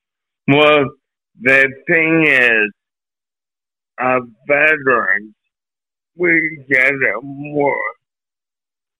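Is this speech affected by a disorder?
Yes: ALS; slow progressing, symptoms began 8 years ago, 8-hour spine operation 7 years ago then declined, walks with walker, clinic through VA; age 72, diagnosed 6 years ago after 2 years of testing, still driving and going to gym; voice affected since about 2 years ago, voice worst symptom, voice sound audibly changed.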